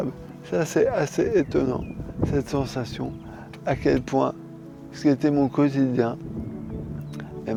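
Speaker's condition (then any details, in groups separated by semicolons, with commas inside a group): Charcot disease (ALS)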